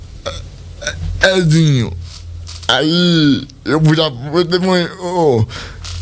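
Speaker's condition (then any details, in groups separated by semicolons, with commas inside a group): Cerebral palsy; speech not normal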